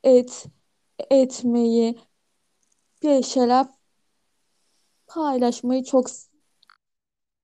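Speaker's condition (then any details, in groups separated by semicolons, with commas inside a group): Stuttering; stutters normally, much more at work and when anxious, very little when alone and relaxed; repeated sounds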